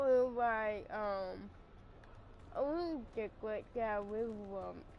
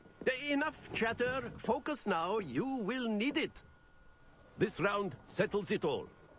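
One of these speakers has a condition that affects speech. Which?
The first: cerebral palsy.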